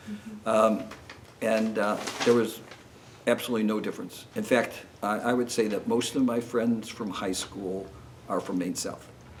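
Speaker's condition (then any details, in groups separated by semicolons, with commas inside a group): No condition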